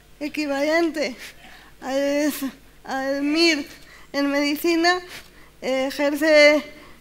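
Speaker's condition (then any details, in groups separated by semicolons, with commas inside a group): Cerebral palsy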